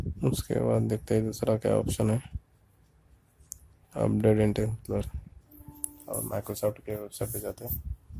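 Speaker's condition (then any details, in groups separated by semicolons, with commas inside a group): No condition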